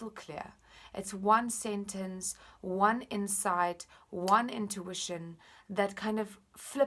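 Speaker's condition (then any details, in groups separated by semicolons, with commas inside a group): No condition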